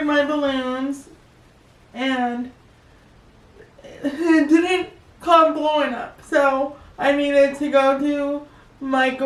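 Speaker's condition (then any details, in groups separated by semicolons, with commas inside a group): Cerebral palsy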